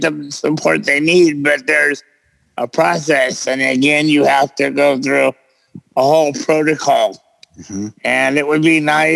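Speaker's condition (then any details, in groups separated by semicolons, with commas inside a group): Cerebral palsy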